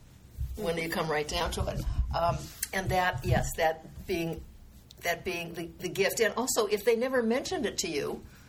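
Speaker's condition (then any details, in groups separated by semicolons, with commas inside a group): No condition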